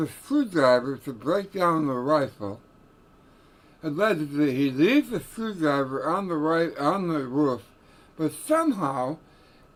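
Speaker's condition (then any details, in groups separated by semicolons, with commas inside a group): Tongue cancer; radiation-treated tongue cancer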